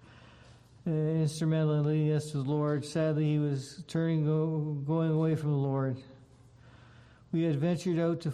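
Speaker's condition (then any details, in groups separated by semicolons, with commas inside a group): Parkinson's disease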